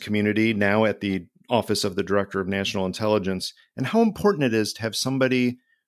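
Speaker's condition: No condition

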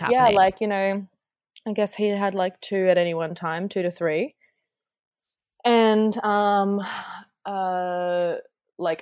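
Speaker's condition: No condition

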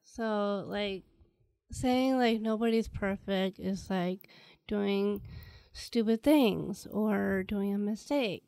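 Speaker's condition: Down syndrome; known since infancy

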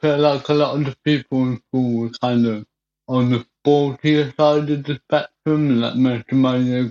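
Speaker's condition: Cerebral palsy; wheelchair

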